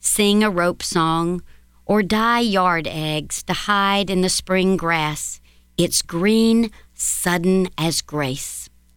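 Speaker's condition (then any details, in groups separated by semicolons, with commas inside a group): No condition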